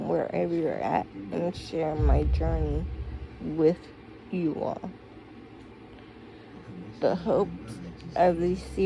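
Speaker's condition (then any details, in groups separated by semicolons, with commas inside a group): Cerebral palsy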